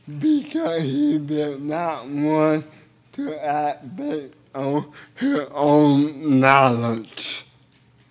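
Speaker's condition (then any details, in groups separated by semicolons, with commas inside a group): Cerebral palsy; a little difficult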